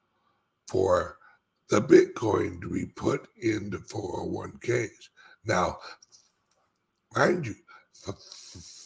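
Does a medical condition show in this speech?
Yes: speech impediment; says barely able to talk, raspy voice, calls self horrible singer.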